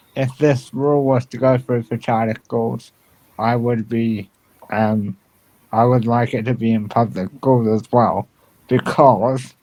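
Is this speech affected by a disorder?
Yes: cerebral palsy.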